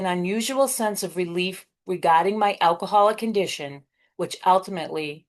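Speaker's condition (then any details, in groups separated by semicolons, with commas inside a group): No condition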